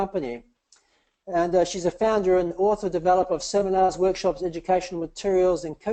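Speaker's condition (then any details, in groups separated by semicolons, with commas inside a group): No condition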